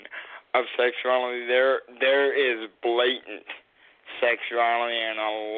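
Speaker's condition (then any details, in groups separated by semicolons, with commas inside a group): Cerebral palsy; spinal curve; runs out of breath, one-breath rushes, pauses, false starts, stuttering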